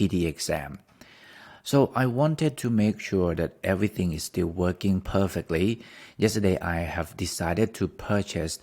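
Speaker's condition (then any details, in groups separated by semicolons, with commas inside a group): No condition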